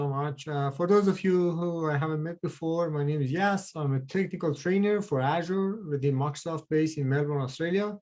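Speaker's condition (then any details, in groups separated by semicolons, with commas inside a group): No condition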